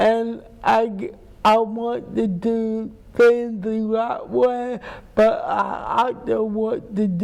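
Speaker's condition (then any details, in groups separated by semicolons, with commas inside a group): Cerebral palsy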